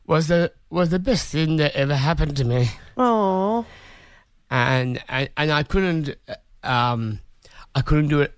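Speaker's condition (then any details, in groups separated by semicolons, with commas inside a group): Down syndrome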